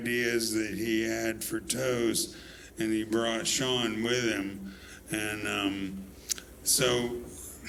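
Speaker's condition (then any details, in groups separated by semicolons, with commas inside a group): ALS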